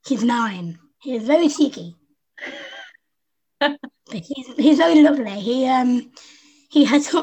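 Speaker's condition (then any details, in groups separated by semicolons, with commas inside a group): Down syndrome; congenital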